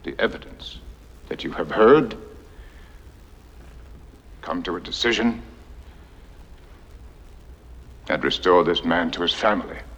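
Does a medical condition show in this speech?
No.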